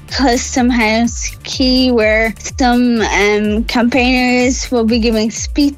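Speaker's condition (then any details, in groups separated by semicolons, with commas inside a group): Friedreich's ataxia; diagnosed at age 13, seeking HSE funding for Sky Claris drug; about 16 years since diagnosis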